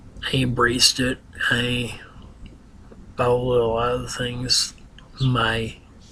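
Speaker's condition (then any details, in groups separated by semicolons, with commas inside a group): Ataxia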